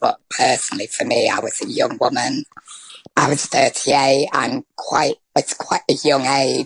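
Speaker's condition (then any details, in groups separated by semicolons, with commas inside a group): Laryngectomy for throat cancer; rare throat cancer, laryngectomy at age 38, one week after diagnosis; about four and a half years after laryngectomy, speaking audibly in interview; natural voice lost, now speaks without natural voice, can be heard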